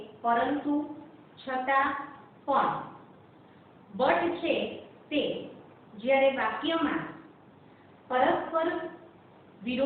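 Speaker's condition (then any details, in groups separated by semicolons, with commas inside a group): No condition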